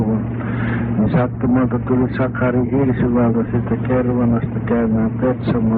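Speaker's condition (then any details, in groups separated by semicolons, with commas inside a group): No condition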